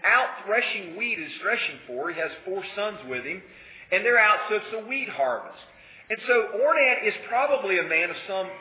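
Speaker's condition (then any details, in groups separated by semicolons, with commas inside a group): No condition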